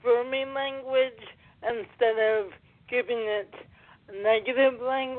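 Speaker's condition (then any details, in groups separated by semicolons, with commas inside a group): Cerebral palsy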